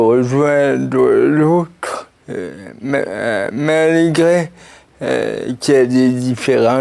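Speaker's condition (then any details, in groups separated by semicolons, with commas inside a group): Cerebral palsy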